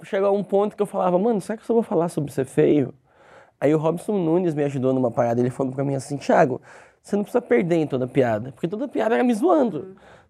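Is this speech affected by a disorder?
Yes: cleft lip; congenital cleft lip.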